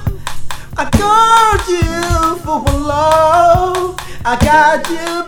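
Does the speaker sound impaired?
No.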